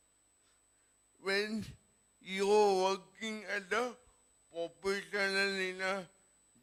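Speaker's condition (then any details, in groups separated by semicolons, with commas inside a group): Cerebral palsy; speech may be hard to understand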